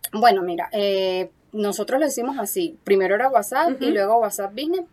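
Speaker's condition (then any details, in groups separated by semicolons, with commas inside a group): No condition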